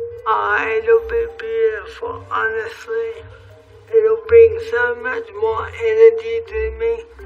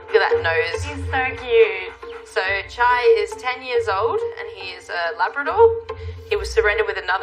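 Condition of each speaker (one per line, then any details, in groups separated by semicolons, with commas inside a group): Cerebral palsy; since birth, physical only, wheelchair user; speaks perfectly clearly
No condition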